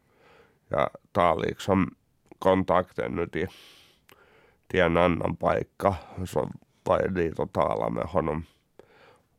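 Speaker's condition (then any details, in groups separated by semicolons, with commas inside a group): Cerebral palsy; uses wheelchair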